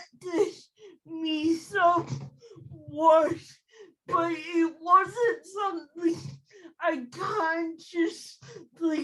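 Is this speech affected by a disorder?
Yes: cerebral palsy; oxygen deprivation at birth.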